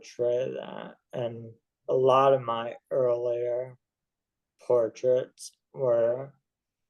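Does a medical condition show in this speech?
Yes: ALS.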